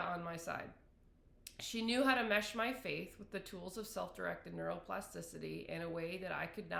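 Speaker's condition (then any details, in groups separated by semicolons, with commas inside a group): No condition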